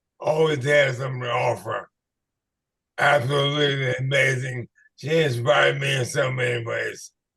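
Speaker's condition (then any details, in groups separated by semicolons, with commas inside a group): ALS/MND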